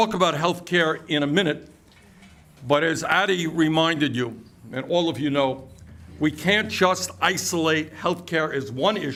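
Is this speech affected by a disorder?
No.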